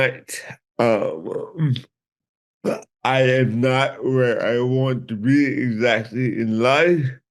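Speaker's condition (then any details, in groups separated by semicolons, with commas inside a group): Cerebral palsy; from birth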